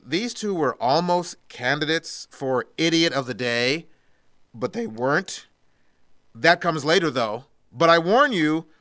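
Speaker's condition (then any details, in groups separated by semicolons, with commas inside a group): No condition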